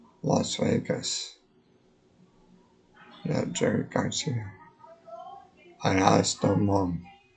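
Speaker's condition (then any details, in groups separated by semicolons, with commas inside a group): Multiple sclerosis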